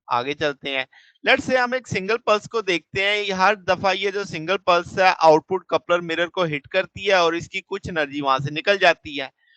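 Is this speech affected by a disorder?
No.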